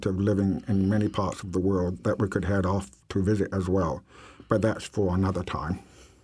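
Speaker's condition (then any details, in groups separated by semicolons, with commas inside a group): Deafness; diagnosed at 8 years old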